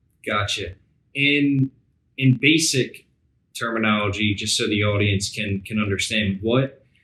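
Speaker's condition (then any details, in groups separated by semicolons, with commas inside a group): No condition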